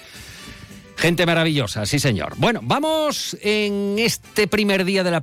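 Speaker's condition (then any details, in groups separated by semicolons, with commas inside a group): No condition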